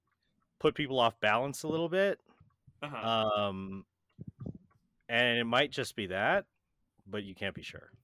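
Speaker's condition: No condition

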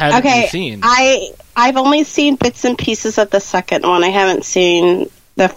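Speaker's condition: No condition

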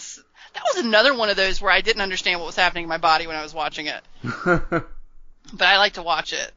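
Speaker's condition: No condition

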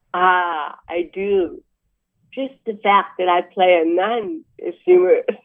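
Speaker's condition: Cerebral palsy; about 63 years old

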